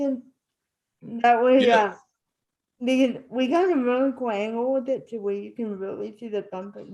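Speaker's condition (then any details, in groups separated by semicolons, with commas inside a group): Spastic cerebral palsy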